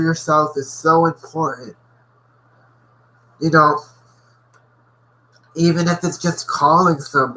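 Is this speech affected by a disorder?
Yes: cerebral palsy.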